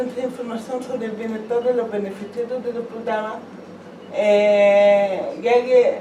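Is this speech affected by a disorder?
Yes: cerebral palsy.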